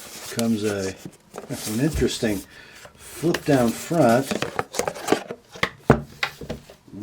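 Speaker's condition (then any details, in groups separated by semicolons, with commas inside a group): No condition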